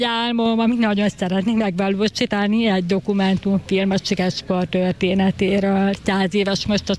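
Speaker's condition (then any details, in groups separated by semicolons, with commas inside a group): Deafness; acquired deafness, hearing lost at age 9, attended hearing school, joined deaf community at 20; left out when hearing sons talk to each other; signs and speaks in parallel with hearing sons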